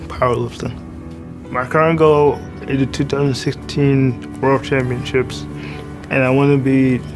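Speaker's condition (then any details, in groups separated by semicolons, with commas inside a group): Spastic cerebral palsy; spastic type, present since birth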